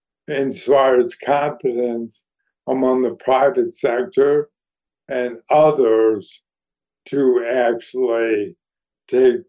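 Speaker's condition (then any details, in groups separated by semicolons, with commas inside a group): ALS; declining health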